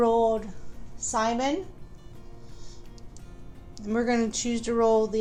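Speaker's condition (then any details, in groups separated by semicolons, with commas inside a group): No condition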